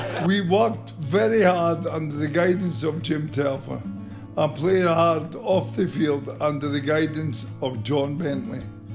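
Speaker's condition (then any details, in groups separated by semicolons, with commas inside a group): Motor neurone disease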